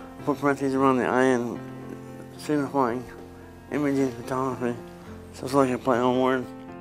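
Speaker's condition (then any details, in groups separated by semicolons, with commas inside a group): Parkinson's disease; four or five timed Parkinson's medications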